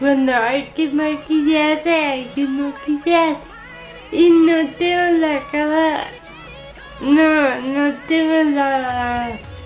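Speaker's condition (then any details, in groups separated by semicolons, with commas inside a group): Cerebral palsy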